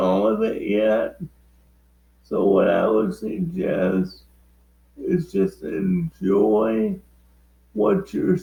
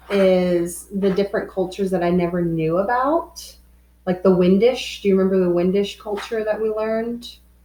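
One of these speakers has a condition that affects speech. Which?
The first: cerebral palsy.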